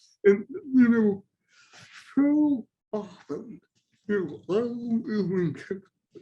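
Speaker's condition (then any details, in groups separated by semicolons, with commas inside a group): Vocal dystonia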